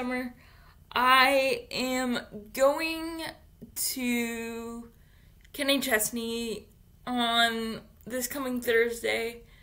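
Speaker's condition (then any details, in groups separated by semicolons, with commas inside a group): Cerebral palsy; infant ventilator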